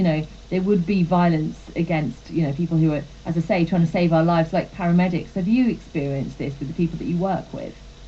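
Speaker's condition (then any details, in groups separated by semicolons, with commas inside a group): No condition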